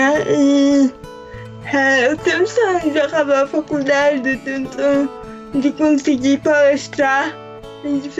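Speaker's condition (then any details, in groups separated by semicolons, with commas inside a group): Mixed cerebral palsy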